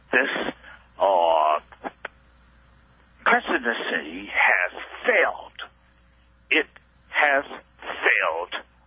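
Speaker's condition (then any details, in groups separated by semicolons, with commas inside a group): Stuttering; stutters when talking, cannot talk for long; prolonged sounds, blocks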